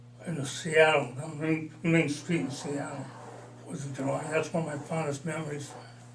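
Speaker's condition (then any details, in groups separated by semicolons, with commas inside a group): Parkinson's disease; mild, about four years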